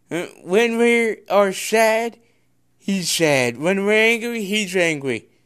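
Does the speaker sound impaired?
Yes: cerebral palsy; congenital cerebral palsy.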